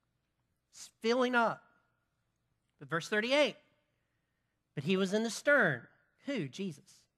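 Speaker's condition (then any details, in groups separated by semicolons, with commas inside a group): No condition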